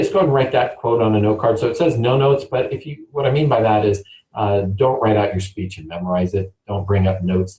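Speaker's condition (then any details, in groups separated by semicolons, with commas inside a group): No condition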